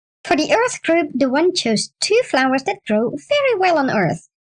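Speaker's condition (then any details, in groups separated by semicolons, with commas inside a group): No condition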